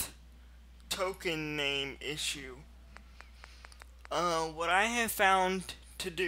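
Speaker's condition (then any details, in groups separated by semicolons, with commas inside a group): Cerebral palsy, mild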